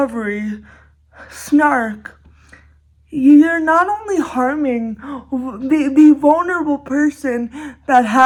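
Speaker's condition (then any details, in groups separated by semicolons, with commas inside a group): Cerebral palsy, severe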